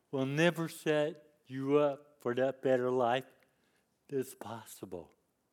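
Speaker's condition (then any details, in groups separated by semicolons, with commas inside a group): Cerebral palsy; lifelong disability since youth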